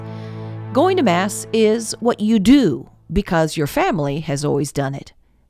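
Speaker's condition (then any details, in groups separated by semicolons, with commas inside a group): No condition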